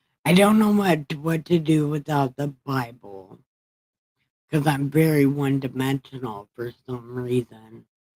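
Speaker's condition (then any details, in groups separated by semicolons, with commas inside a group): Brain injury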